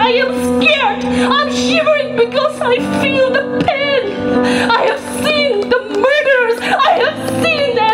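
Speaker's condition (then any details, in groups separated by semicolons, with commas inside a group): No condition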